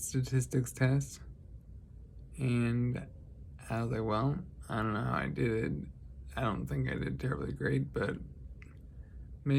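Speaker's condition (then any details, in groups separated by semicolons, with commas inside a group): Traumatic brain injury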